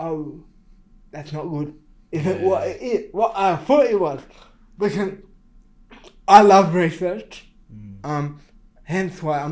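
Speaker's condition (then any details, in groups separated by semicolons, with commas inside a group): Cerebral palsy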